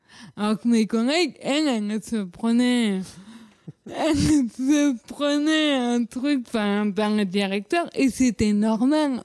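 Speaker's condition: Cerebral palsy; childhood speech

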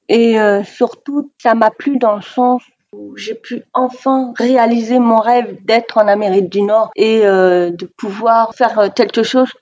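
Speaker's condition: Deafness, severe; oralist, uses some sign language

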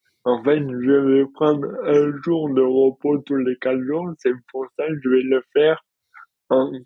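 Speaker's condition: Dystonia; improved balance

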